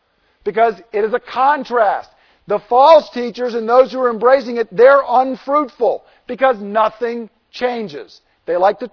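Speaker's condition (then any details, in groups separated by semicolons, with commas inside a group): No condition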